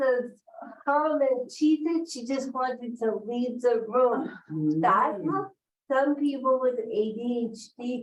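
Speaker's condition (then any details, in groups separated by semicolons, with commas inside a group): Cerebral palsy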